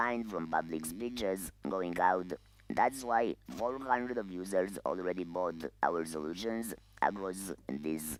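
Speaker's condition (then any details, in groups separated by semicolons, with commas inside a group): Laryngeal cancer, voice loss, electrolarynx; voice lost 8 years ago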